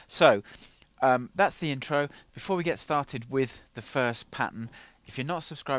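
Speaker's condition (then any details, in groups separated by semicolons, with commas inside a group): No condition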